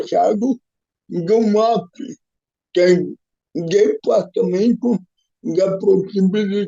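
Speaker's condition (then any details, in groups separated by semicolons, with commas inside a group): Cerebral palsy; physical disability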